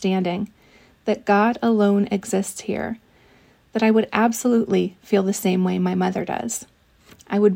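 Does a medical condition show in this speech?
No.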